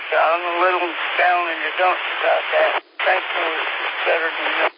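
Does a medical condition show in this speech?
Yes: speech impediment; several disabilities, long hard battle; still talks on ham radio.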